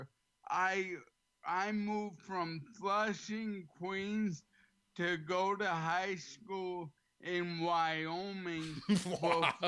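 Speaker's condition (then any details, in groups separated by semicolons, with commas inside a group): ALS; slightly slurred, has to slow down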